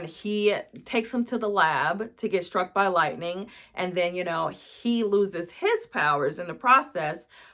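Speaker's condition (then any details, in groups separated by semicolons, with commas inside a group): No condition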